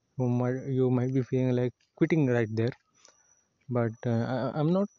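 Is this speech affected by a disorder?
Yes: stuttering; currently wearing dental braces; pronunciation off from braces, sounds weird, accent, mistakes, stuttering acknowledged in recording; here blocks.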